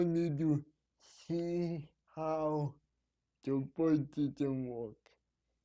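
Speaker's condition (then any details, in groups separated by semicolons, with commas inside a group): Cerebral palsy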